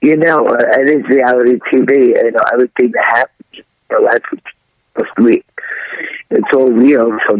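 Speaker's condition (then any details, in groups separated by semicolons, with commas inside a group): Throat cancer; first treated as strep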